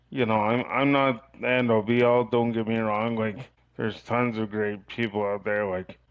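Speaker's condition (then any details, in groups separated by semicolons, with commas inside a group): Cerebral palsy; from birth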